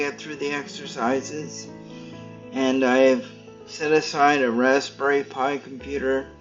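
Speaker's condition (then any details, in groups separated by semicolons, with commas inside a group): Cerebral palsy; stiff muscles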